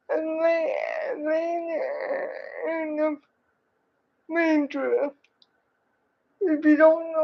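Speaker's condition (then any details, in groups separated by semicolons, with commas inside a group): Cerebral palsy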